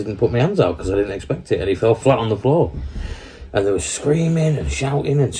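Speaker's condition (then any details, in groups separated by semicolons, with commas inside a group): No condition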